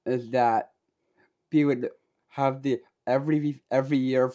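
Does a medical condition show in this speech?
Yes: Down syndrome.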